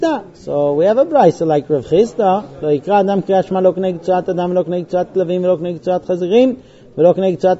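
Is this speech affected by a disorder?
No.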